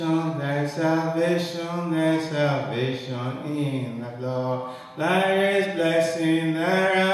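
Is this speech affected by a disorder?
No.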